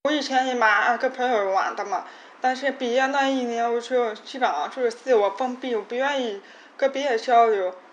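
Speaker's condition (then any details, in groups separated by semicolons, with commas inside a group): Hearing impairment; completed speech rehabilitation training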